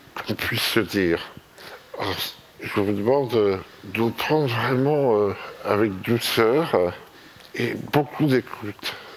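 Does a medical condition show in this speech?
Yes: myopathy.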